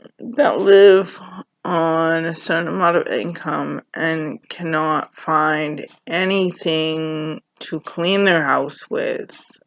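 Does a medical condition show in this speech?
Yes: cerebral palsy.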